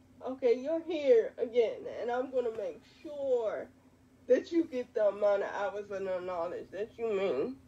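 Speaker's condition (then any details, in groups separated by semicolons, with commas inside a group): Quadriplegic cerebral palsy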